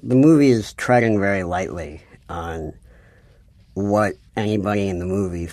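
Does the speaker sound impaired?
Yes: cleft palate.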